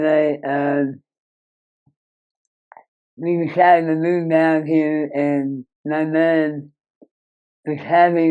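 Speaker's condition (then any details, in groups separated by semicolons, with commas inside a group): Moebius syndrome; severe nerve damage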